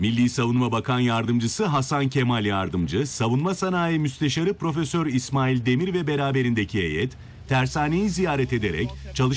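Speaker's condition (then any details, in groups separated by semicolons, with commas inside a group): No condition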